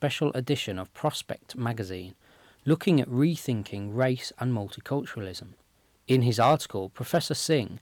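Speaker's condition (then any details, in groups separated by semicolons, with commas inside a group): No condition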